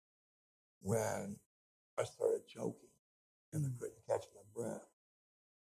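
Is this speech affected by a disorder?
Yes: speech impediment.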